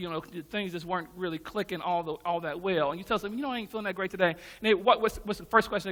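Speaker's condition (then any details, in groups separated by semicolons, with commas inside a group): No condition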